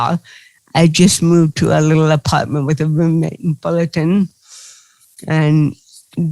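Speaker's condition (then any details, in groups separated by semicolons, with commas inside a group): Cerebral palsy; since birth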